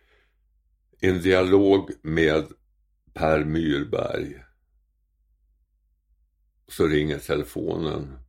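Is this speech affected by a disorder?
Yes: tongue cancer; half of tongue surgically removed for cancer, two teeth extracted, dental problems after surgery, radiation treatment, later received teeth; constant sore feeling in mouth, like a wound.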